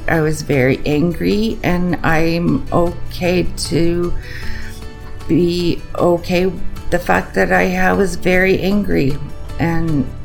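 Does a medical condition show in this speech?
Yes: aphasia; acquired after stroke, affects speech and writing, no cognitive deficits, intellect intact; receiving nursing care; words glitch, cannot get thoughts out in voice or writing, listeners anticipate next word.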